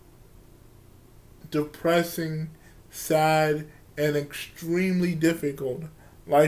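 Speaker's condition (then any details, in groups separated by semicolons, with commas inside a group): Cerebral palsy; from birth, wheelchair user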